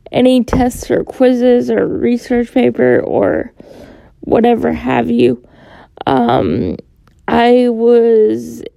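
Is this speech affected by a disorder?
Yes: cerebral palsy; born 29 weeks premature, stroke or bleed at birth, unable to walk, tight muscles, physical therapy age 4 to 18.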